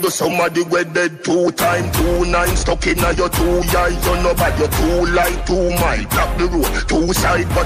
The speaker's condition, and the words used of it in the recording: No condition.